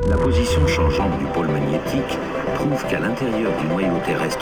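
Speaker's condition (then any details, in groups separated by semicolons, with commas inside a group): No condition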